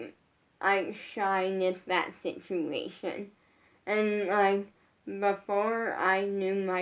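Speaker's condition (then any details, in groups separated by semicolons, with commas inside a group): Brain injury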